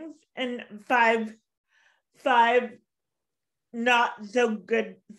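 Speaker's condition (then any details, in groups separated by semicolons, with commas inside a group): Cerebral palsy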